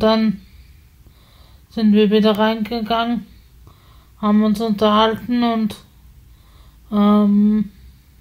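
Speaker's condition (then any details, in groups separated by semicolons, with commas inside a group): Spasticity from birth; multiple sclerosis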